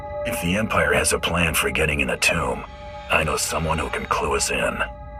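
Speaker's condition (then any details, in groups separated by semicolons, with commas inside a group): No condition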